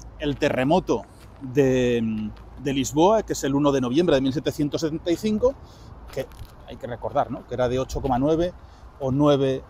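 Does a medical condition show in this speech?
No.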